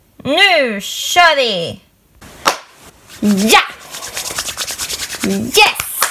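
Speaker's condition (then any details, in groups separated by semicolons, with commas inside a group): No condition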